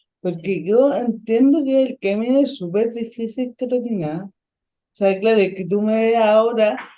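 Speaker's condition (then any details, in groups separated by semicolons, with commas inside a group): Ataxic cerebral palsy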